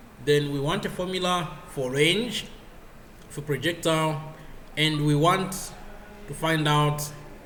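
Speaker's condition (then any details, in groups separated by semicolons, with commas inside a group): No condition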